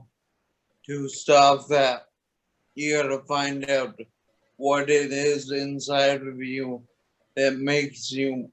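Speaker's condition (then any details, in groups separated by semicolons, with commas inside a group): Toxic leukoencephalopathy, locked-in syndrome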